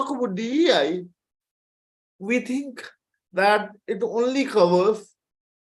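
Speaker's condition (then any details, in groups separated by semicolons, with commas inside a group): Cerebral palsy; from birth, four major surgeries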